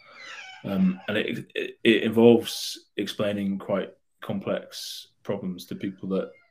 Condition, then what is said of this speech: Stuttering. We both stammer on different sort of words, really.